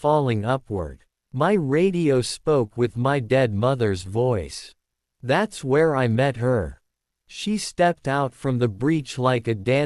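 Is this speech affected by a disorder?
No.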